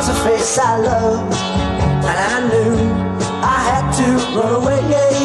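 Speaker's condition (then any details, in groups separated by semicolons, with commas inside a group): No condition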